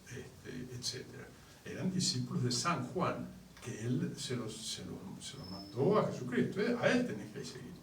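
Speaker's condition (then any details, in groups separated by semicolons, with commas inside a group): No condition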